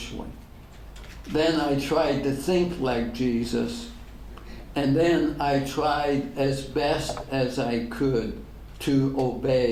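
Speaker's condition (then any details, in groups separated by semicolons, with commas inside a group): ALS; degenerative; diagnosed ten years ago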